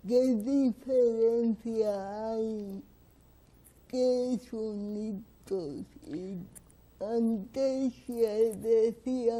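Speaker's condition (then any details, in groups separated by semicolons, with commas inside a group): Cerebral palsy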